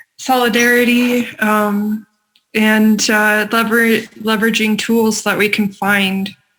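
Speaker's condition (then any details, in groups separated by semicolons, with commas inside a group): No condition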